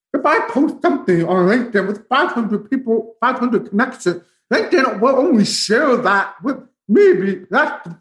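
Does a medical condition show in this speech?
Yes: profound deafness, bilateral, from spinal meningitis; both ears, onset about 18 months old, spinal meningitis destroyed auditory nerve; big headphones, slight residual hearing when loud, closed captioning, cannot hear words spoken.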